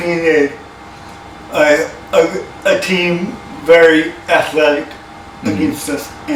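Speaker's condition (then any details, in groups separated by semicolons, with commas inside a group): Cerebral palsy; from birth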